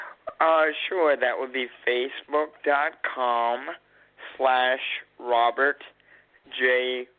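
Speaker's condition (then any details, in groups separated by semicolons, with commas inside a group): Cerebral palsy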